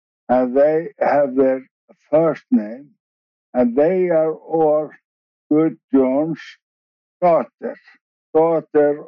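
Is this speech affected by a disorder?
Yes: ALS, bulbar onset, later regular ALS; very slow progression, many years since diagnosis.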